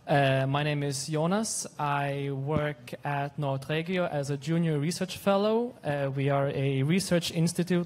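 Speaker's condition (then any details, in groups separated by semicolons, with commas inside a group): No condition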